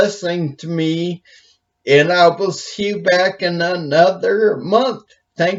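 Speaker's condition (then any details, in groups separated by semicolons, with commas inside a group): Brain injury; speech affected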